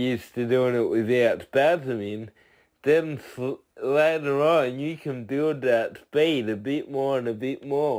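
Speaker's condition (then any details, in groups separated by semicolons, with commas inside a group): Cerebral palsy; from birth, tight muscles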